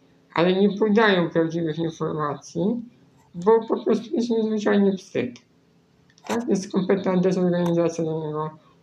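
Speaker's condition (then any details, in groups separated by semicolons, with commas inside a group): Spinal muscular atrophy; nervous system disease preventing muscle building, arm and leg muscle wasting; cannot use normal keyboard, uses phone touchscreen connected directly to computer, right-click via two keys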